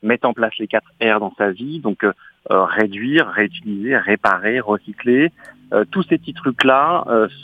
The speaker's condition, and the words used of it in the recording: None; typical speech.